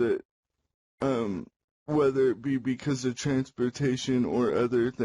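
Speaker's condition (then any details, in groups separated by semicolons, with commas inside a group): Cerebral palsy; can speak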